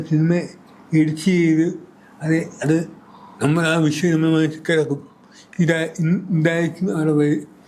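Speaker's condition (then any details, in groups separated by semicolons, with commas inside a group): Cerebral palsy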